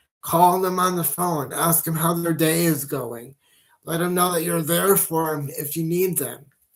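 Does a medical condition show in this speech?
Yes: cerebral palsy.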